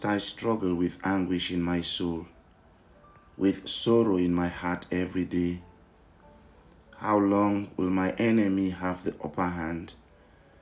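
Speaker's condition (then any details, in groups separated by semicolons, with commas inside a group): No condition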